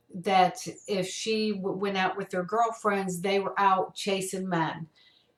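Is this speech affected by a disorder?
No.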